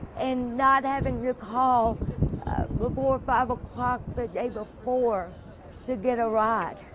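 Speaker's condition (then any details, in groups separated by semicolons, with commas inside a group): Cerebral palsy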